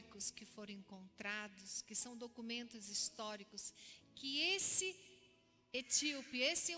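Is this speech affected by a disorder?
No.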